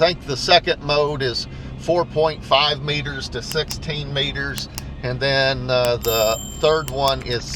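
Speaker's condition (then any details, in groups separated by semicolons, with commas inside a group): No condition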